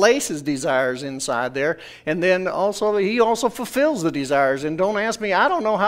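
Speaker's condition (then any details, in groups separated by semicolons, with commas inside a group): No condition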